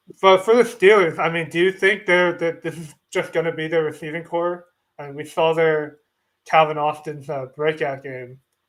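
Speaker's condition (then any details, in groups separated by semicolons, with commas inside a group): No condition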